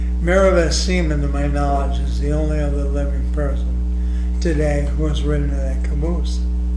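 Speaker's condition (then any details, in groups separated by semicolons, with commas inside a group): ALS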